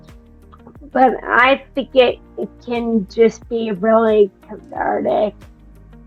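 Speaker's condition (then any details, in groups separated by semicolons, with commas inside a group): Friedreich's ataxia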